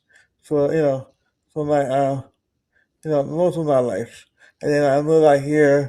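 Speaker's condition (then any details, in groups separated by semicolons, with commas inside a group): Cerebral palsy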